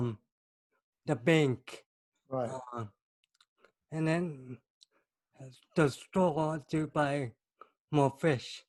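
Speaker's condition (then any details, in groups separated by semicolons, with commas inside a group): Cerebral palsy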